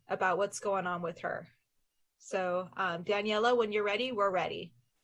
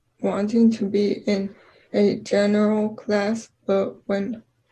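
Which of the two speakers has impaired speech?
The second: cerebral palsy; childhood physical therapy.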